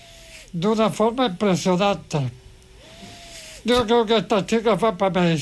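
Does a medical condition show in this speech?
Yes: ALS; life changed from one day to the next, now needs hoist (grúa) to get into bed; voice described by host as impressive, speaks on radio.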